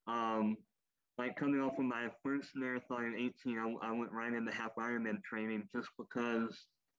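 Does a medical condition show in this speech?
Yes: cleft lip and palate, popliteal pterygium syndrome; genetic disorder.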